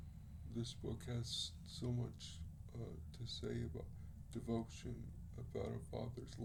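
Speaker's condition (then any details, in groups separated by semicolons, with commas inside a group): Cerebral palsy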